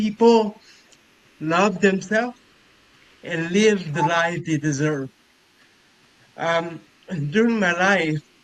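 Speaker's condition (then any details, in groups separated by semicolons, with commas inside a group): Cerebral palsy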